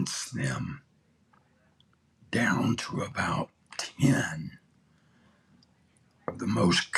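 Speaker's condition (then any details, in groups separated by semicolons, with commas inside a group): Throat cancer; tracheostomy tube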